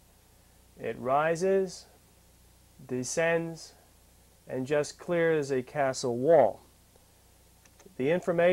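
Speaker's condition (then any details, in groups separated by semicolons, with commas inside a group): No condition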